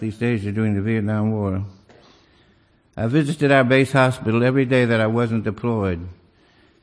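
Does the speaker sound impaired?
Yes: Parkinson's disease; Parkinson's disease diagnosed 15 years ago, father also had it, small handwriting, leg pain, impaired balance.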